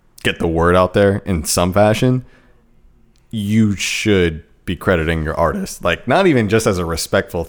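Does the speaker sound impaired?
No.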